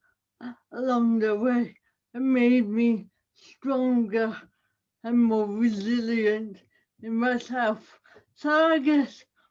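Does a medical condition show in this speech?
Yes: cerebral palsy; audible speech impairment.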